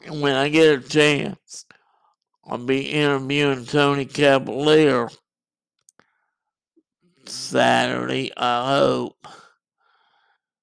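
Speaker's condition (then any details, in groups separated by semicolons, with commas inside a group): Cerebral palsy and muscular dystrophy; onset at three months old after an illness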